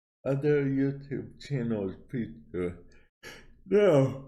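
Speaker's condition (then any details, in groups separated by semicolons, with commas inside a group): Cerebral palsy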